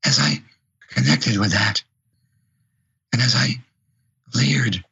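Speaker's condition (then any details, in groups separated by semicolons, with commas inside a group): Vocal cord paralysis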